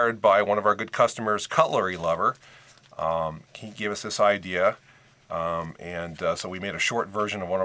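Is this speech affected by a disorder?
No.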